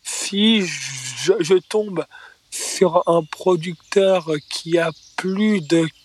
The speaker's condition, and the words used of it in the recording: Stuttering. On m'a dit, en fait, lors de ma première représentation, oh là là, c'est fou, qu'est-ce que vous jouez bien le beg.